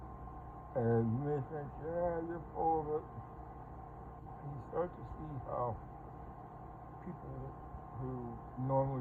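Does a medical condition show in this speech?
Yes: Parkinson's; speech impediment.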